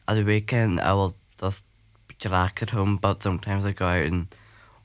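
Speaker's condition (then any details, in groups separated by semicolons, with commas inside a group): Down syndrome; extra chromosome, intellectual disability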